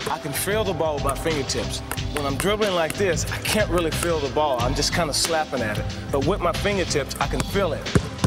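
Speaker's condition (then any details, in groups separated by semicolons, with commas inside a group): No condition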